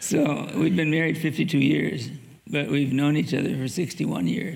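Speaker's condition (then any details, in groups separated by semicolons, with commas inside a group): Parkinson's disease; mild left hand tremor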